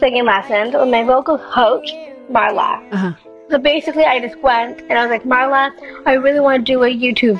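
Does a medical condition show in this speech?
Yes: Down syndrome; age 21.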